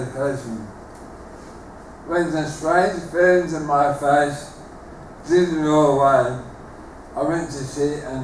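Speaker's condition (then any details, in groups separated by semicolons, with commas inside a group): Motor neuron disease; terminal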